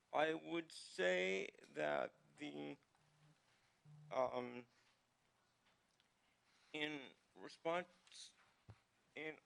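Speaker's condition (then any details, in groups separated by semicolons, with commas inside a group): Cerebral palsy; needs ramps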